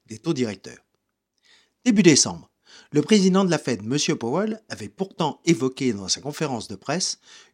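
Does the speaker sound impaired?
No.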